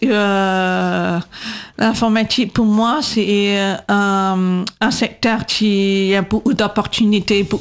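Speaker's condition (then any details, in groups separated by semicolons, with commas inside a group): Deaf from birth, congenital; follows show via live transcription by Céline Ripoll, needs subtitles and transcripts for videos, podcasts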